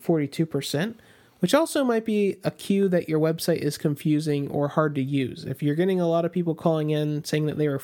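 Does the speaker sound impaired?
No.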